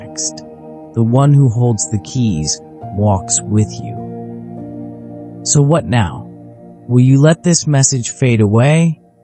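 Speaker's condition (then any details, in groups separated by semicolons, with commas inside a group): No condition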